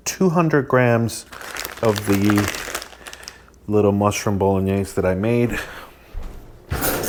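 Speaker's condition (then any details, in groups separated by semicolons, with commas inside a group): No condition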